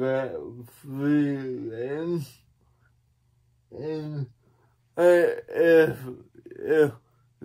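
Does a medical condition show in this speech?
Yes: cerebral palsy; atypical speech.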